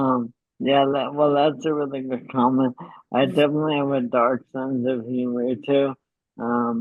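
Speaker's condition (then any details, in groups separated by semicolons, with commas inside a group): ALS; uses pre-recorded voice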